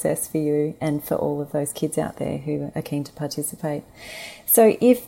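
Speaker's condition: No condition

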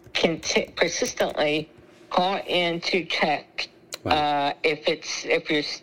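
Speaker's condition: Spinal muscular atrophy; congenital, ventilator

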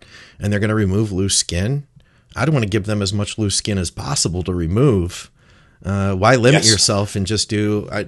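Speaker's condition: No condition

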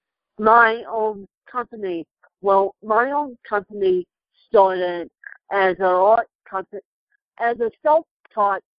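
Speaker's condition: Cerebral palsy; near-fatal back operation in children's hospital left paralysis

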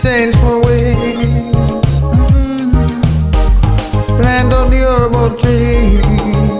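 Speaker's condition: No condition

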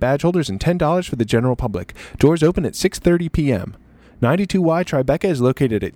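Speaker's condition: No condition

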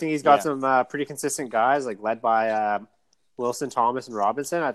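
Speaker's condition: No condition

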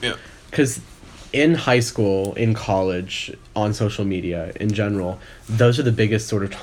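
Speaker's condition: No condition

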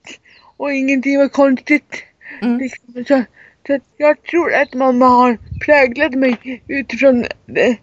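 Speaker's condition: Cerebral palsy; severe, wheelchair user

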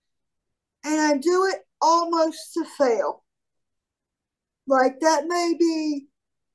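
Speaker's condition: Cerebral palsy; declined physical therapy

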